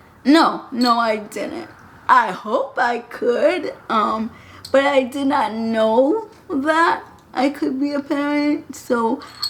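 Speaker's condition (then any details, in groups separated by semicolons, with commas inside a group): Cerebral palsy; occupational and physical therapy, spasm medication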